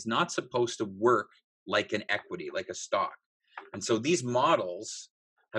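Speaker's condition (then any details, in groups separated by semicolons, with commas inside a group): No condition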